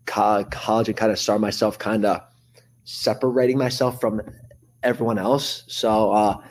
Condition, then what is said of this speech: Stuttering. Because it sounds like you've really overcome that over your life up to this point.